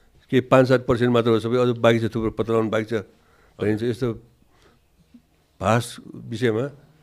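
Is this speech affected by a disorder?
Yes: Parkinson's disease; gait trouble, arm knocking waist, spotted by Dr Basanta Pant, DBS advised by Dr Takaomi Taira; about 12 years since diagnosis, DBS first in Nepal successful, stable, steps shrinking, shakes a lot.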